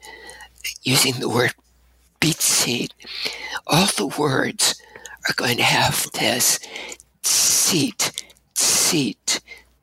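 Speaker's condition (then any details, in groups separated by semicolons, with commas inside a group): Abductor spasmodic dysphonia; voice worse during university years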